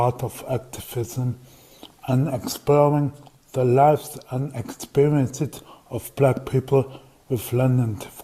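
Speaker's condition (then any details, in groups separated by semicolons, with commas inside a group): Cerebral palsy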